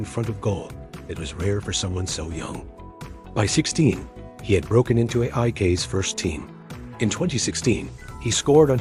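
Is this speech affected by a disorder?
No.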